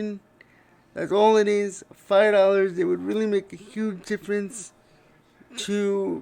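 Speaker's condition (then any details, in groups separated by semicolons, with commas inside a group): Cerebral palsy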